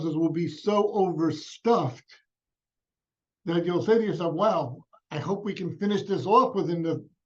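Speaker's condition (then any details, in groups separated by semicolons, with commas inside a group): No condition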